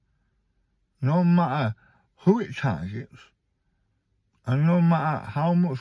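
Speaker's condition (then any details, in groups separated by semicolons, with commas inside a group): Stage 4 tongue cancer, hemiglossectomy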